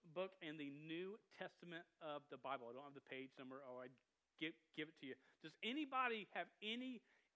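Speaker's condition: Stuttering; stutter noticed by listeners after speaking in big church, regular youth group unaware of it; repeated sounds

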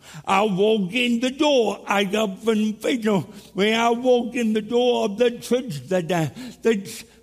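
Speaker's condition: Cerebral palsy; speech impediment

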